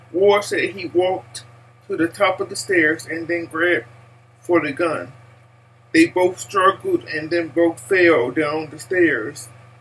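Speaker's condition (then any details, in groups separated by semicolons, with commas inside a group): Cerebral palsy; speech impaired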